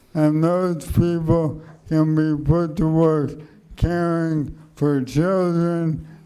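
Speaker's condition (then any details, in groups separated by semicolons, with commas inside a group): Motor neuron degeneration; motor neurons dying; speech slowed and softened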